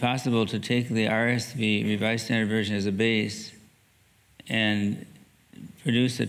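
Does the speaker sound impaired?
Yes: Parkinson's disease; mild left hand tremor.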